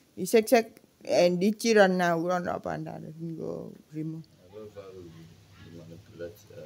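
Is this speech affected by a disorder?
No.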